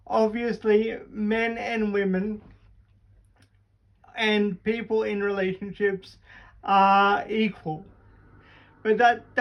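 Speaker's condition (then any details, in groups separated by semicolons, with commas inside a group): Cerebral palsy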